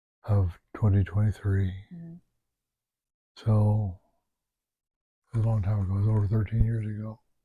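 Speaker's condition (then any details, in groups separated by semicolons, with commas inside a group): Parkinson's disease; deep brain stimulation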